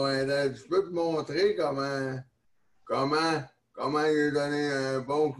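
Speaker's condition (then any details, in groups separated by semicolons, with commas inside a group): Neonatal cerebral palsy; neonatal onset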